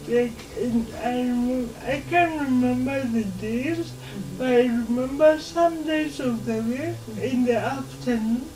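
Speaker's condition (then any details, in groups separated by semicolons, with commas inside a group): Cerebral palsy; since birth, affects muscles and joints, walks and moves independently, early intervention and therapy in childhood; age 26; slow speaker, listeners take time to understand, speaks verbally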